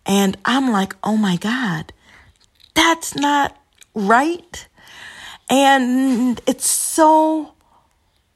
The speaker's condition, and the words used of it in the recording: Stuttering. And if you hear me stuttering, let's just take a deep breath and breathe.